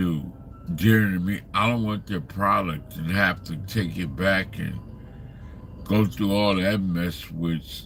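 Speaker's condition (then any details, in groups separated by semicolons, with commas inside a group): Slurred speech; still slurs words occasionally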